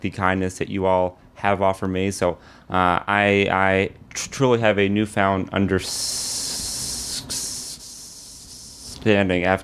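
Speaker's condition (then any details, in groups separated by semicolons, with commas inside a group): Stuttering; 3 weeks at American Institute for Stuttering (AIS), Manhattan, openly discloses stuttering; stutters without visible struggle, comfortable confident speech, some words not out perfectly; repeated words, prolonged sounds, blocks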